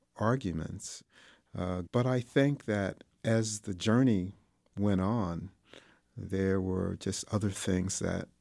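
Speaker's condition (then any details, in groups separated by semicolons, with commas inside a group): No condition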